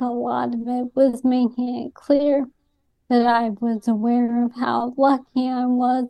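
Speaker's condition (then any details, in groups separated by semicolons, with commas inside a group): ALS; speech affected by ALS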